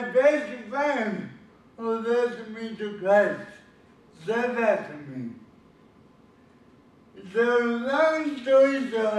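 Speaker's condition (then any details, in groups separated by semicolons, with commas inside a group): Cerebral palsy; from birth, brain oxygen deprivation; speech impediment, different speech pattern, voice hard to understand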